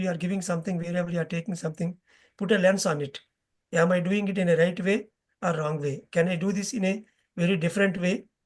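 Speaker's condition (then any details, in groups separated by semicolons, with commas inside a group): No condition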